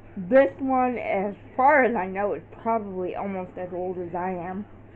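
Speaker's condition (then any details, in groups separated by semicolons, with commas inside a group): Cerebral palsy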